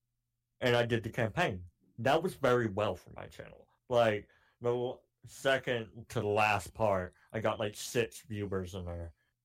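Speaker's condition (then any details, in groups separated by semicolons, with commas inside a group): Cleft palate; cleft palate since childhood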